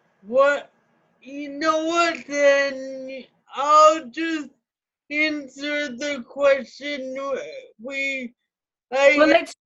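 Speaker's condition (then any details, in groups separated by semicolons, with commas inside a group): Cerebral palsy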